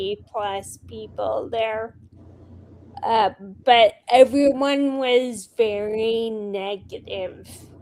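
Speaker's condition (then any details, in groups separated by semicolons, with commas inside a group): Friedreich's ataxia; handwriting and speech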